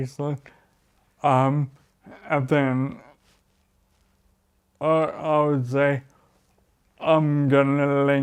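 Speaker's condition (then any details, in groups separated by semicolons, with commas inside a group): Friedreich's ataxia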